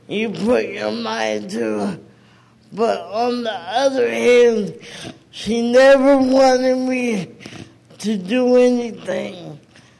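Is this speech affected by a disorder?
Yes: cerebral palsy; age 49.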